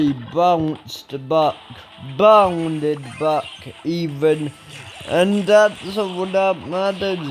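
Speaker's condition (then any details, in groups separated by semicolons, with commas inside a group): Ataxia; speech recently worse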